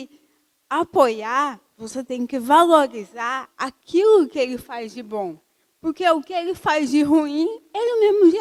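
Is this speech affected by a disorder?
Yes: cerebral palsy; from birth, uses wheelchair.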